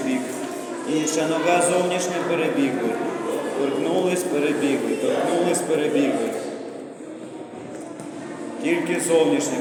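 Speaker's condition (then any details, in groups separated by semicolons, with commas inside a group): No condition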